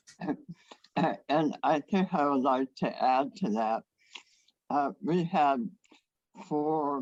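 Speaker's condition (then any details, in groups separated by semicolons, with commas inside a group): Head and neck cancer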